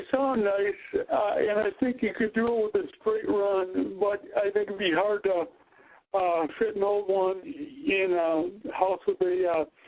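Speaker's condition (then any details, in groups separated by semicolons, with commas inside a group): Cerebral palsy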